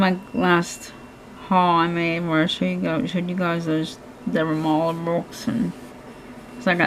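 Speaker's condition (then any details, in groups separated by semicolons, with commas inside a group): Cerebral palsy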